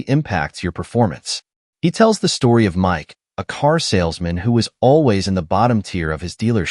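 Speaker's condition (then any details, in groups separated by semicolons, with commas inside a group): No condition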